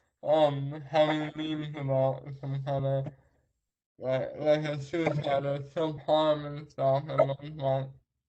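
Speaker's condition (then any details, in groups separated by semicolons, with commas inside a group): Traumatic brain injury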